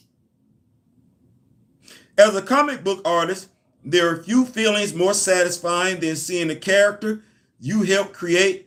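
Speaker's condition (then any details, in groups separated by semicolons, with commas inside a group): No condition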